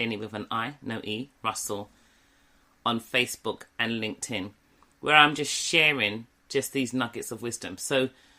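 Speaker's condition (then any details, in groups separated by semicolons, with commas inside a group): No condition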